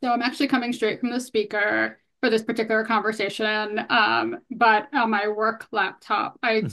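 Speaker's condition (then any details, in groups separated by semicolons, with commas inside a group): Hearing loss, bilateral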